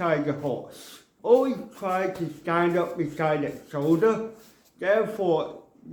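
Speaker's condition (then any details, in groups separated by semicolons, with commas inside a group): Cerebral palsy, ataxic, mild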